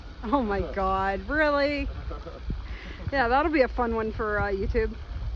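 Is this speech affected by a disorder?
No.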